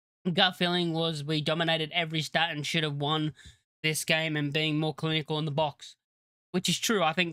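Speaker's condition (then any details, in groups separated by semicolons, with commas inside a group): No condition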